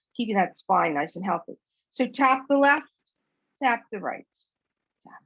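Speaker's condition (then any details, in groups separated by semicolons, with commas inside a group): No condition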